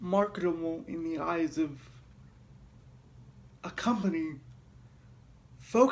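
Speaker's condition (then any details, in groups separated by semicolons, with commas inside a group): Cerebral palsy; heavily altered breathing patterns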